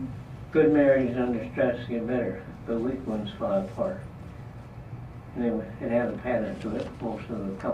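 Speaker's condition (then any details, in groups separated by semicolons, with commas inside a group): Parkinson's disease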